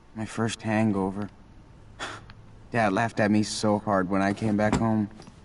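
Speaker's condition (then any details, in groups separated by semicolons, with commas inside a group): No condition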